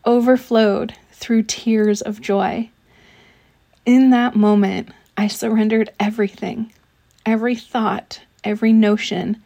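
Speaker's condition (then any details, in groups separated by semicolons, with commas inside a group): No condition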